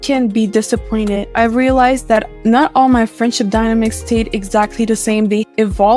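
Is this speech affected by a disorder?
No.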